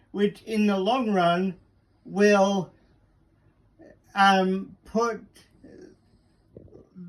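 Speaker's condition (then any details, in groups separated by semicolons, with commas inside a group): Cerebral palsy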